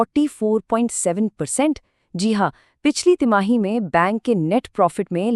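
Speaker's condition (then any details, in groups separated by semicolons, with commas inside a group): No condition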